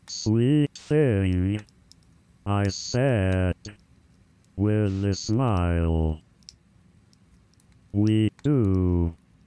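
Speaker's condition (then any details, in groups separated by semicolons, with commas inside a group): Amyotrophic lateral sclerosis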